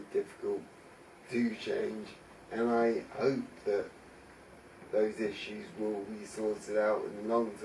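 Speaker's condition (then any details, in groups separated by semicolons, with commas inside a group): Traumatic brain injury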